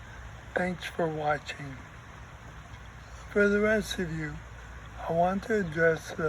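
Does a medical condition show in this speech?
Yes: ALS.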